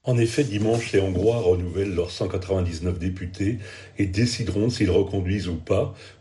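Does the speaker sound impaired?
No.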